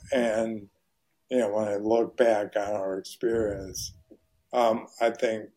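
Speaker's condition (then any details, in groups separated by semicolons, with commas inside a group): ALS; voice very hoarse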